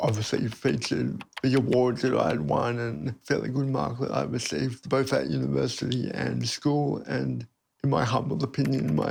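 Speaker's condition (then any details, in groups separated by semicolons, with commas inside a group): Cerebral palsy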